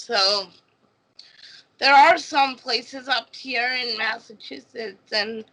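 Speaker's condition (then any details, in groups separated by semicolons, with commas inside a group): Cerebral palsy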